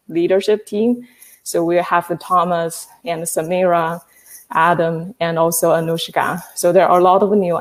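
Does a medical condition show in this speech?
No.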